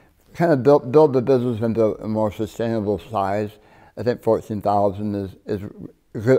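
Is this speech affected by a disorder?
Yes: partial glossectomy for tongue cancer.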